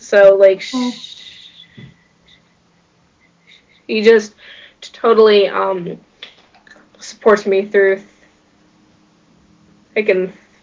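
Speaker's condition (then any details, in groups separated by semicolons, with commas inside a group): Stuttering; stuttering since about age 3, father also stutters; age 16, 13 years since onset, ineffective school therapy, now stuttering-trained professional, friends support group conventions; blocks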